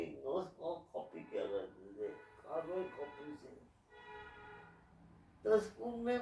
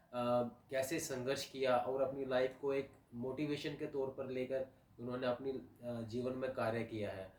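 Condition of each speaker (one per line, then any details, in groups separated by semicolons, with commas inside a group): Cerebral palsy; from birth, spasticity, muscle tightness; self-developed mudra to reduce spasticity
No condition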